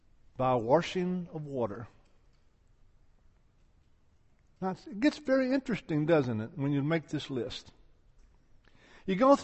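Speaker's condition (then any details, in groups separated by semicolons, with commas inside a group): No condition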